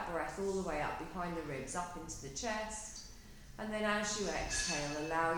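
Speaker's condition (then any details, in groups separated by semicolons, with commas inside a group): No condition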